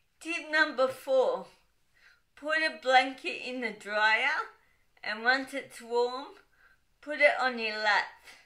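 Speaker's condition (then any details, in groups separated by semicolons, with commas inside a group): Cerebral palsy, dystonic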